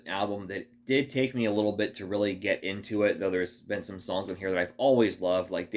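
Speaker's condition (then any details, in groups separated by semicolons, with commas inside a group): No condition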